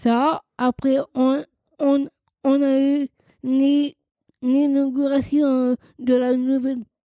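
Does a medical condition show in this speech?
Yes: Down syndrome, trisomy 21; genetic condition with an extra chromosome, also a cardiac condition, not allowed to carry heavy loads.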